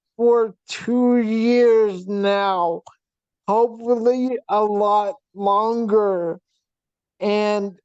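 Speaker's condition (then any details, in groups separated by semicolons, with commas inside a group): Vp shunt failure, brain pressure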